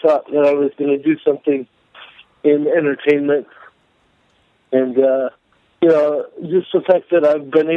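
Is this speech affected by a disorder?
Yes: cerebral palsy; may sound drunk.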